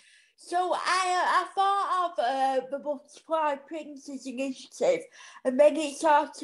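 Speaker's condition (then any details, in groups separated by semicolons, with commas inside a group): Cerebral palsy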